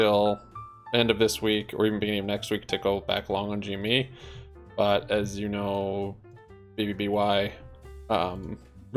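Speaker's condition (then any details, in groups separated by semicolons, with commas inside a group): No condition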